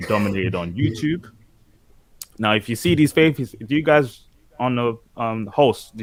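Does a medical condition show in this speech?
No.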